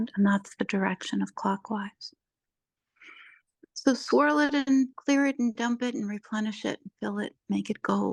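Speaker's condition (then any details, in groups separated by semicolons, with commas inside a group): No condition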